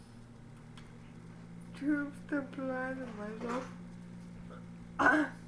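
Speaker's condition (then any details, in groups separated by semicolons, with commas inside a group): Cerebral palsy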